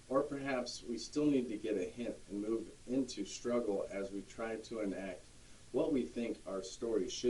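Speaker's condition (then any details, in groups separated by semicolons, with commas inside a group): No condition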